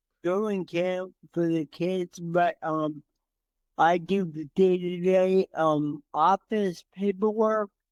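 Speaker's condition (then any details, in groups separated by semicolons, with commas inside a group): Cerebral palsy; from birth, entire left side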